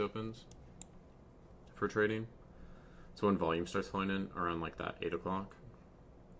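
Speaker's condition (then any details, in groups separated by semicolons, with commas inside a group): No condition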